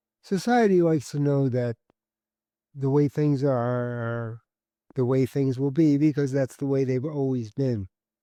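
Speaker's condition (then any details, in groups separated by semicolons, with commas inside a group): Cerebral palsy; born premature, unable to walk in early childhood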